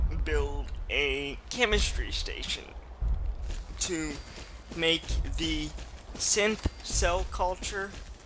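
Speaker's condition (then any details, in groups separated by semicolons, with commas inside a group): Cerebral palsy, mild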